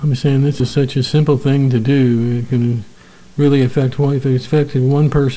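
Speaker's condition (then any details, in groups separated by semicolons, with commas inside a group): Parkinson's disease; unknown cause, first trouble writing, diagnosed at University of Iowa Medical Center; 2 years since onset, progressive, reduced facial expression, less blinking, poor balance, freezing, stumbling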